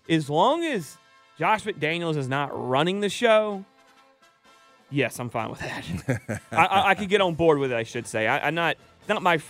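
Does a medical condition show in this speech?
No.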